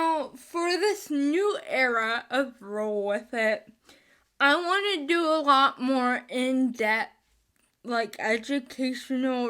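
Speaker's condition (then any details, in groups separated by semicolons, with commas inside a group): Spastic cerebral palsy, mixed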